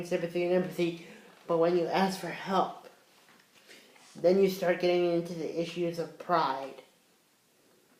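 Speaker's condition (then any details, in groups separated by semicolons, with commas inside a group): Cerebral palsy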